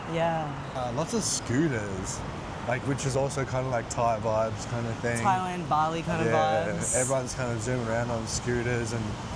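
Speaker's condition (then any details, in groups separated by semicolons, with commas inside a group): No condition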